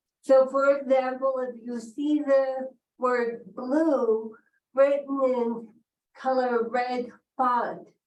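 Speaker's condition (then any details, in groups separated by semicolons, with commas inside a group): Cerebral palsy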